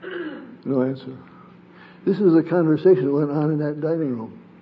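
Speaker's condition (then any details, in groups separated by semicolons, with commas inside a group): Parkinson's disease; sleep disrupted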